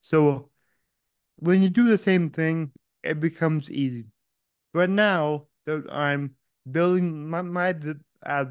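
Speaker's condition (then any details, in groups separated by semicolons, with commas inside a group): Cerebral palsy; born without heartbeat or breathing, revived, oxygen loss brain damage, diagnosed age one, physical only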